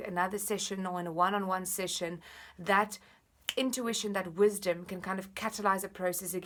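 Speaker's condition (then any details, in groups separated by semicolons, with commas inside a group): No condition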